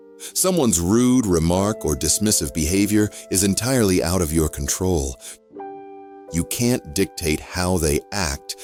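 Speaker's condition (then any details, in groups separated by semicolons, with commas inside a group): No condition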